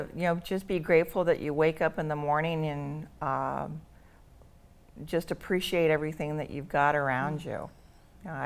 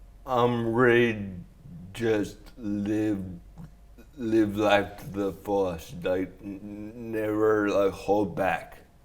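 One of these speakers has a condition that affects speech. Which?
The second: traumatic brain injury; snowboard tree impact, diffuse axonal injury, hemispheric shift; walker, physical therapy, 1.5-month coma, 3 months hospital; slurred, relearned talking and swallowing.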